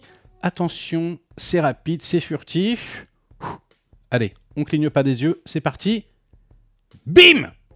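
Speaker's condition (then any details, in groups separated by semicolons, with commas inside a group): No condition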